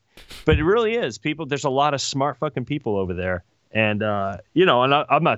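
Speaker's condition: No condition

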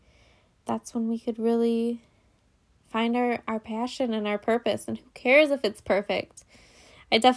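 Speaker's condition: No condition

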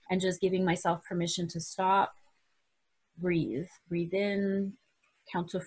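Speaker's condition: No condition

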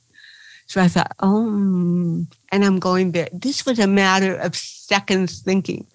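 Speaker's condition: Cerebral palsy; titanium neck limiting looking up, involuntary movements, chronic pain, past Botox dependence, past painkiller addiction

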